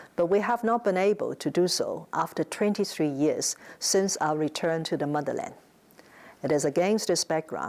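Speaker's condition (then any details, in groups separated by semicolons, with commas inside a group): No condition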